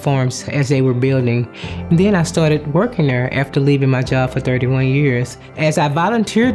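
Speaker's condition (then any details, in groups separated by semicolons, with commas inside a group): No condition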